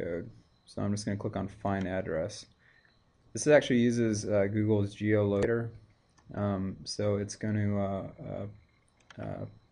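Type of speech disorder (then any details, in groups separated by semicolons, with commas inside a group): None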